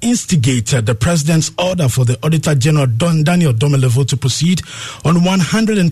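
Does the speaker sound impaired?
No.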